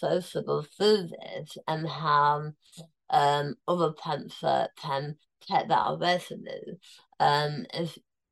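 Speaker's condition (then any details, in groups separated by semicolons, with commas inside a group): Tongue cancer, near-total glossectomy, stage 4 tongue cancer; near-total tongue removal, temporary tracheostomy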